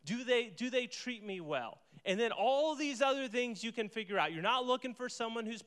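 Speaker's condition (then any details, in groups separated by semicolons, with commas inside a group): No condition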